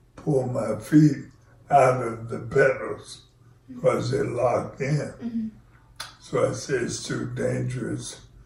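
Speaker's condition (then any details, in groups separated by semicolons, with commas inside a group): ALS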